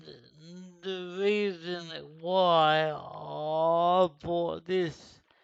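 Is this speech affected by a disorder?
Yes: cerebral palsy.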